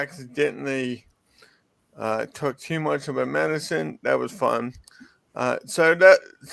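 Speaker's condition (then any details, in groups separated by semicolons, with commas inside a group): Cerebral palsy; from birth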